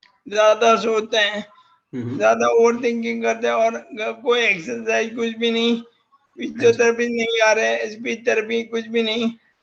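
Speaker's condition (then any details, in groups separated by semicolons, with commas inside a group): Motor neurone disease; forearm fasciculations and twitching; voice strong and loud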